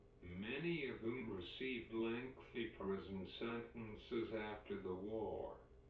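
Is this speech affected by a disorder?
Yes: cerebral palsy; uses wheelchair.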